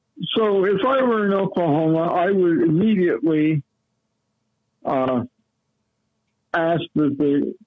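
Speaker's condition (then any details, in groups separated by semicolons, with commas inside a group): Cerebral palsy; lifelong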